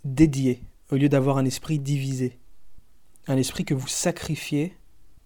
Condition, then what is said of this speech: None; typical speech.